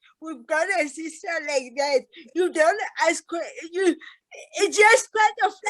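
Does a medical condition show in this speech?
Yes: cerebral palsy.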